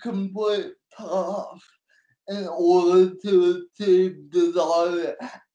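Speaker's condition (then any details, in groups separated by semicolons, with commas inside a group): Cerebral palsy; cerebral palsy since birth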